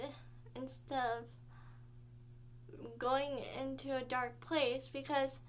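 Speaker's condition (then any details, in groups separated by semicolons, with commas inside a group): Cerebral palsy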